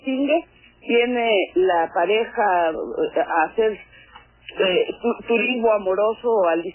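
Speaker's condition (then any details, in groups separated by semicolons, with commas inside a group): No condition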